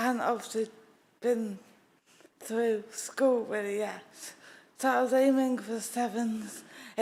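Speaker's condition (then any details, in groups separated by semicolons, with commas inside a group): Acquired brain injury; car accident; could not talk for nearly two years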